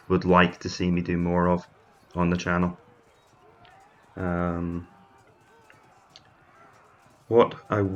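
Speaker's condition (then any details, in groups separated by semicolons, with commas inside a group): No condition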